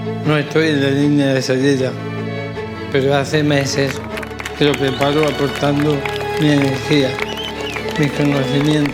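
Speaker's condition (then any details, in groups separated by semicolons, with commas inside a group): Amyotrophic lateral sclerosis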